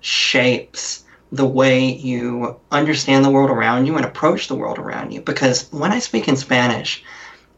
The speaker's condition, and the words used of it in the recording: Cleft palate. You know, when I was younger, my voice, you know, has a different sound, a more nasal kind of sound.